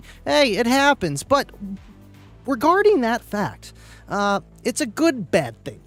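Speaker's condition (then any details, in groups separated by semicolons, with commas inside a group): No condition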